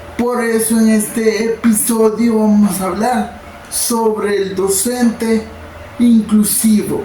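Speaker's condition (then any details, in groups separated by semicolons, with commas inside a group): Cerebral palsy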